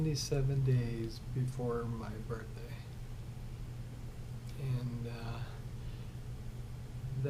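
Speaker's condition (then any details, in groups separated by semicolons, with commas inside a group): ALS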